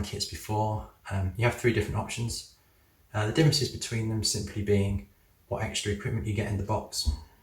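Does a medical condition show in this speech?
No.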